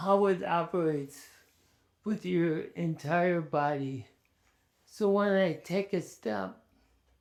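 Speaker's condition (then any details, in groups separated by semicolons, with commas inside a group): ALS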